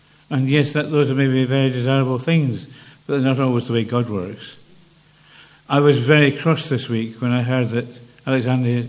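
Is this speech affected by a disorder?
Yes: Parkinson's; speech less clear than before for some years.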